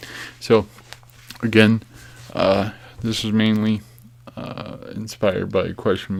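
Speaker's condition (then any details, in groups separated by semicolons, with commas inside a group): Cerebral palsy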